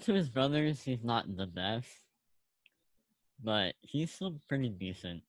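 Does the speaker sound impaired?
Yes: cleft lip; unilateral cleft lip, one side only, milder than others, 18 surgeries so far, really bad underbite; bone graft still pending as earlier graft too small, jaw surgery planned to shift jaw back.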